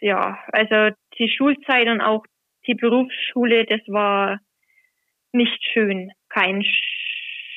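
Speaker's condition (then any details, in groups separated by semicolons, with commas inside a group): Stuttering; covert stuttering hidden over ten years, avoided words anticipated to be stuttered; no longer hidden, reads Gospel in church, practices reading at home beforehand; reading aloud in church not stutter-free; prolonged sounds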